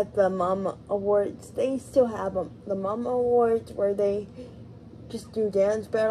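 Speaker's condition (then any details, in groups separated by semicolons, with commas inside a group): Cerebral palsy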